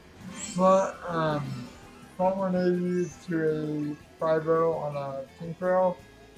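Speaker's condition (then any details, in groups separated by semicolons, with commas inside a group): Cerebral palsy; affects legs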